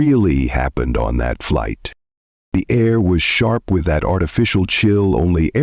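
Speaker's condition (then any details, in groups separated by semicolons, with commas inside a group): No condition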